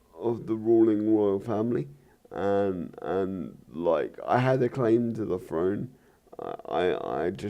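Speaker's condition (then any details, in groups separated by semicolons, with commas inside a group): Cerebral palsy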